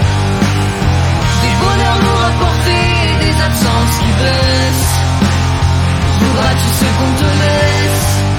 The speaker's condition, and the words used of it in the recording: No condition.